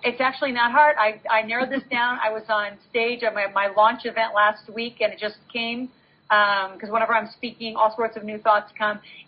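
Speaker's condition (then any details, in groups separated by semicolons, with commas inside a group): No condition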